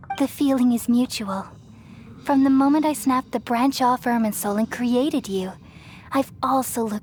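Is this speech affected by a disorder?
No.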